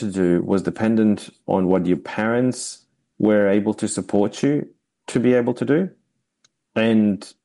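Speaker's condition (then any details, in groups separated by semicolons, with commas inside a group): No condition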